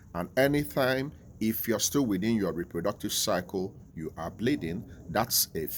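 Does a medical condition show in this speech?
No.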